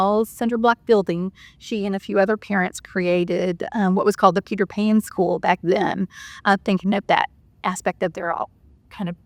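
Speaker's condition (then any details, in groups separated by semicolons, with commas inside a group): No condition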